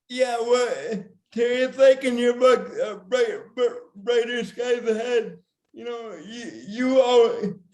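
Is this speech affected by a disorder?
Yes: cerebral palsy, severe.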